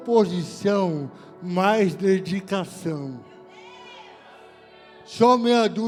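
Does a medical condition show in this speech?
Yes: cerebral palsy.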